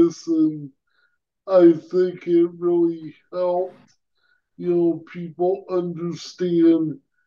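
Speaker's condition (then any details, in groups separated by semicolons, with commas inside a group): Cerebral palsy; present from birth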